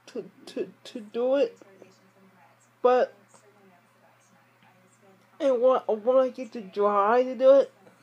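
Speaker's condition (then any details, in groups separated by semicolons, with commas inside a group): Speech impairment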